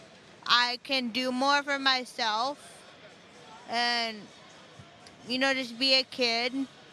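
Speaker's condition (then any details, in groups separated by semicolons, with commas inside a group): Cerebral palsy; unable to walk, back surgery to straighten back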